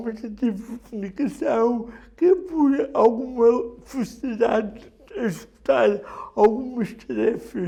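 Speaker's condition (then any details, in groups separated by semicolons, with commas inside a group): Cerebral palsy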